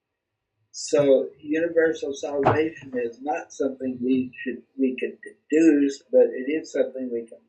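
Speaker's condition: Cerebral palsy; speech not affected

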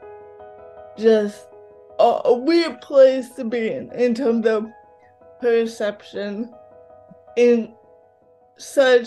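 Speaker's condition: Cerebral palsy, mild; mouth affected

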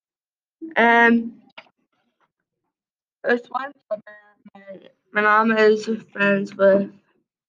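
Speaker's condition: Deafness; deafness since birth, attributed to birth mother's drinking and smoking during pregnancy

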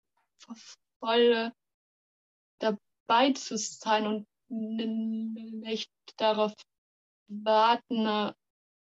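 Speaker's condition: Stuttering; stuttering since kindergarten age, many logopedists and speech therapists, stuttering therapy groups with other stutterers; part-word and word repetitions, we wegzulaufen; prolonged sounds, blocks

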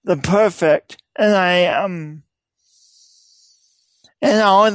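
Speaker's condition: Speech impediment; coaches others to speak

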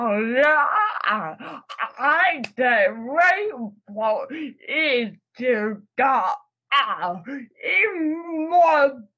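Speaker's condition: Cerebral palsy; written answers read aloud by Lily Cannon

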